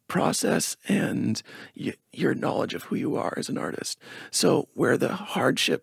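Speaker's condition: Spasmodic dysphonia; lower voice less consistent

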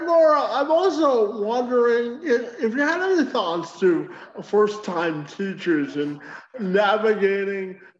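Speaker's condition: Cerebral palsy; spastic quadriplegia cerebral palsy, from birth, individual education plan in school

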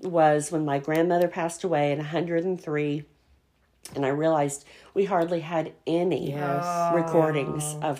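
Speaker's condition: Cleft palate; congenital

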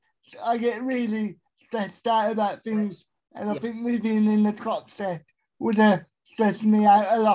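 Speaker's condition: Spastic quadriplegic cerebral palsy; unable to walk; told would never verbally communicate, later began speaking

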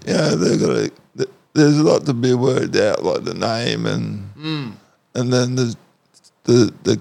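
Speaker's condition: Cerebral palsy; once cold stays cold

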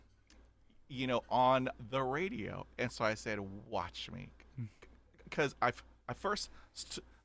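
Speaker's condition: Stuttering; stutter since about age 5 after shock and trauma, mute one year, 20 years speech therapy; age 51, over 40 years stuttering, still stutters, school speech therapy in Corpus Christi, Texas; stutter persists, blocks and repetitions since childhood, fluent when whispering, using accents or acting; repeated sounds

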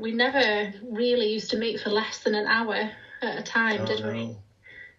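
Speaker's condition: No condition

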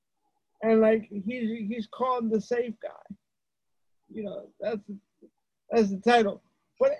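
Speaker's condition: Cerebral palsy; wheelchair user

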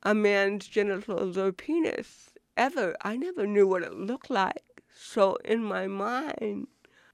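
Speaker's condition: Cerebral palsy; intentionally speaks as well as possible

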